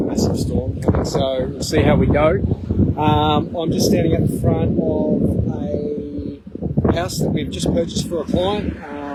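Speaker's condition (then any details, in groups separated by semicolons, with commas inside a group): No condition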